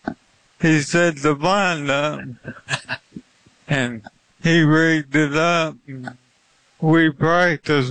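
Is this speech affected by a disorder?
Yes: ALS; limb-onset, left hand weakness first, spread through left arm, slight right leg symptoms, diagnosed at Duke.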